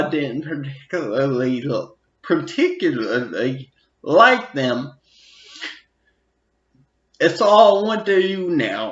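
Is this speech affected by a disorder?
Yes: non-traumatic brain injury (abscess).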